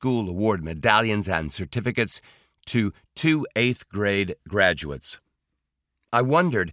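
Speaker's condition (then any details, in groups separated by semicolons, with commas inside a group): No condition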